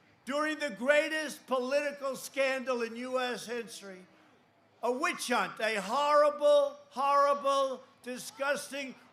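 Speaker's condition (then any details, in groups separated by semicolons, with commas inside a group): No condition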